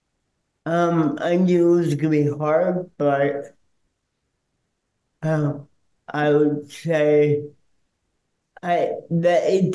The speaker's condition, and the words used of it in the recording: Cerebral palsy. And so if there are times you might have some challenge understanding him, it's because he has cerebral palsy.